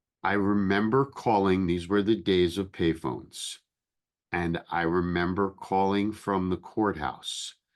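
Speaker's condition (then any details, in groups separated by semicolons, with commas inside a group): No condition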